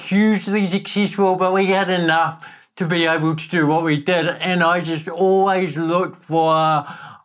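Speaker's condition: Cerebral palsy; improves with physical and voice workouts, drinks spill when out in public

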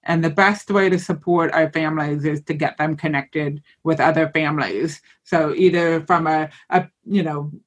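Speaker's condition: Hearing loss with cochlear implant; lifelong hearing loss

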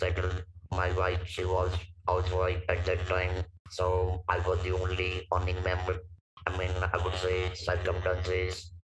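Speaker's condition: Laryngectomy for vocal cord cancer, stage 4 vocal cord cancer; speaks with electrolarynx; hoarse then whispering

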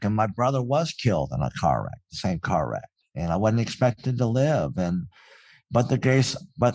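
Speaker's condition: Cleft palate; congenital cleft palate

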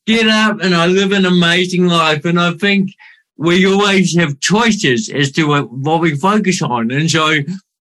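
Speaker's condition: Cerebral palsy; still speaks on stage regularly

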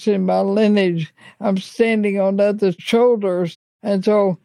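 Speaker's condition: ALS; estimated little over a year to live

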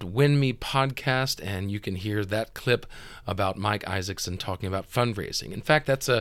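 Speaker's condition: No condition

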